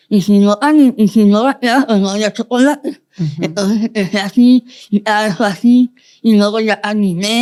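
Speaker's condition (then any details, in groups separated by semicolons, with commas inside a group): Moebius syndrome, congenital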